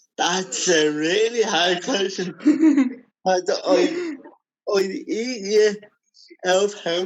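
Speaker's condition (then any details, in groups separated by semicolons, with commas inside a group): Cerebral palsy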